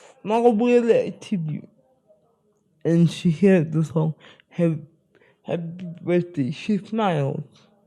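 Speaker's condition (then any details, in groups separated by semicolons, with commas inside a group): Spastic cerebral palsy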